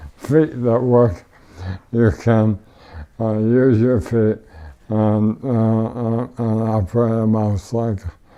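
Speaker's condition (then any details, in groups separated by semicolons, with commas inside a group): ALS; power wheelchair, no tracheostomy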